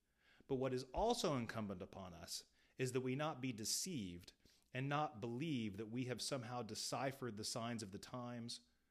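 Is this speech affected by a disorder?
No.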